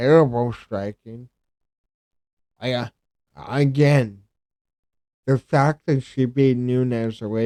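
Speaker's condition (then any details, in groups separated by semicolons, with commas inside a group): Cerebral palsy; present from birth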